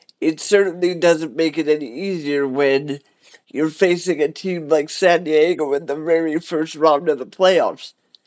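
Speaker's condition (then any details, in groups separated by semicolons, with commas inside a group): Cerebral palsy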